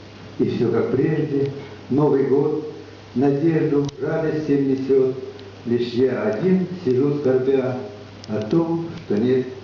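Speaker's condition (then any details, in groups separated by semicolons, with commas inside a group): No condition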